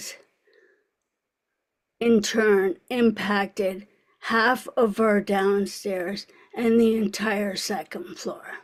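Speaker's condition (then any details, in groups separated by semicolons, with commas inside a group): ALS; speech audibly affected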